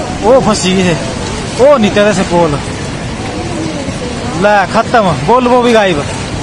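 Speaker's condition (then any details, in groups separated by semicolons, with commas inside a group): No condition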